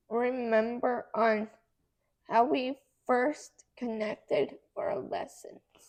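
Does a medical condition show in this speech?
Yes: cerebral palsy; hard to talk.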